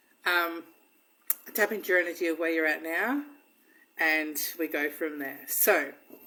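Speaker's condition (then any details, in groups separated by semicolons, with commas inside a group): No condition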